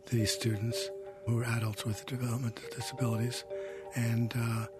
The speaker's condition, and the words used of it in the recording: Parkinson's disease. He's self-conscious about the way he sounds, but he says his Parkinson's helps him empathize more with the clients he represents.